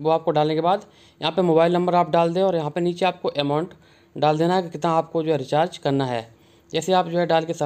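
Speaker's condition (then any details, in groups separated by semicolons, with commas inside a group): No condition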